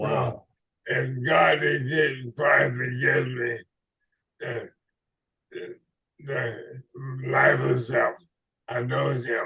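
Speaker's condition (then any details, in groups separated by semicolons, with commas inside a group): ALS/MND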